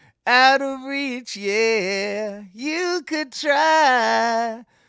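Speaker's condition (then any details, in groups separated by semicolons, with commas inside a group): No condition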